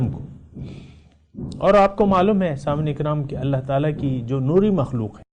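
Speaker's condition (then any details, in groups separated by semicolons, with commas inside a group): No condition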